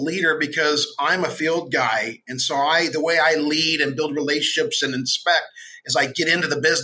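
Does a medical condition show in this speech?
No.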